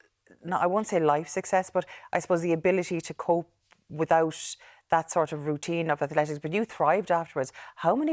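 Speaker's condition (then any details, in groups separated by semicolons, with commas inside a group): No condition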